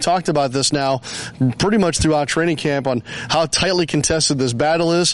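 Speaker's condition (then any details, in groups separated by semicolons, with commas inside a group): No condition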